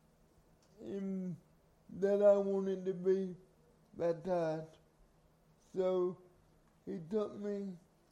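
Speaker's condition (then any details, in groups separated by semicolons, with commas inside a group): Cerebral palsy; from birth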